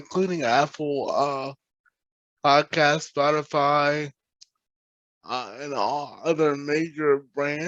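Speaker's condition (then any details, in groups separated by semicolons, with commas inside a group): Cerebral palsy; present from birth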